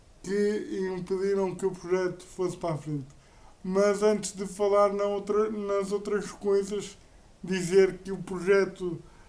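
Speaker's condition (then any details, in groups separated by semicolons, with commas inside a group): Cerebral palsy; uses a wheelchair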